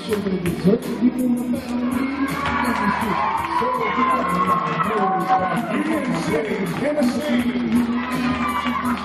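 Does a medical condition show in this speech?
No.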